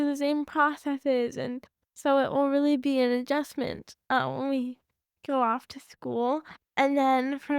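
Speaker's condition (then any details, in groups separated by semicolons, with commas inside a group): Cerebral palsy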